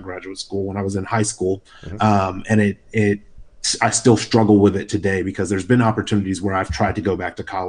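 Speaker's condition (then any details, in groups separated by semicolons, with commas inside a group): No condition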